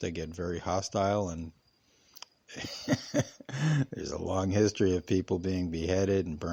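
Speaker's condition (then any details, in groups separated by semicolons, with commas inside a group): No condition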